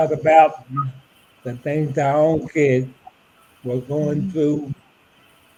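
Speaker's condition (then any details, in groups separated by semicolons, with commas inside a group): ALS; about eight years since diagnosis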